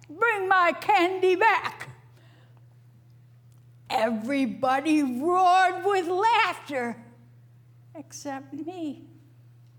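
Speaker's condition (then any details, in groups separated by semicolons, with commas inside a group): Stroke; right arm and hand paralyzed, memory and speech critically affected; about 14 years since onset, speech slowly regained after over 6 years; over 6 years unable to speak, read or write, struggled to recite with effortful breath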